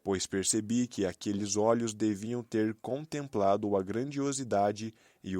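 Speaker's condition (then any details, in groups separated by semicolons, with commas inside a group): No condition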